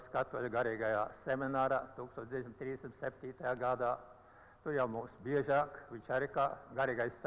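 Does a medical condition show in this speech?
No.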